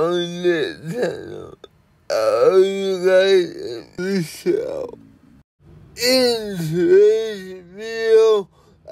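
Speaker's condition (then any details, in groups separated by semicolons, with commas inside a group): Cerebral palsy; uses one hand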